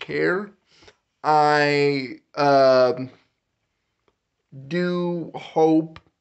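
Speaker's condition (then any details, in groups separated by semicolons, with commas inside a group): Cerebral palsy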